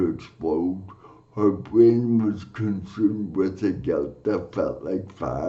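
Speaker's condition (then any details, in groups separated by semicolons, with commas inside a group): Cerebral palsy; from birth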